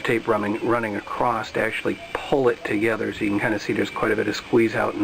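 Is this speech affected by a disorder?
No.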